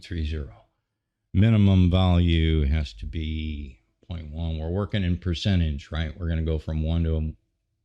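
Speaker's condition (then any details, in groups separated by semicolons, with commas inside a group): No condition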